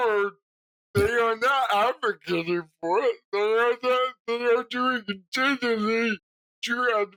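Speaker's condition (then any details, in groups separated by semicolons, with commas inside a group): Cerebral palsy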